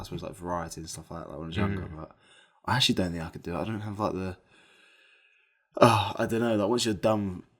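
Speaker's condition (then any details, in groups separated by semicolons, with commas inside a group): No condition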